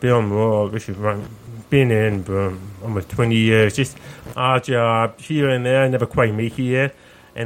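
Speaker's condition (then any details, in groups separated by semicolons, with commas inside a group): Profound deafness, deaf accent; born profoundly deaf, 95 db loss both ears, cause unknown, sensorineural, cochlear implant, earlier hearing aids; hears through cochlear implant on side of head, hearing aids gave about 10% of current hearing; sounds different, listeners ask where accent is from, parents taught speech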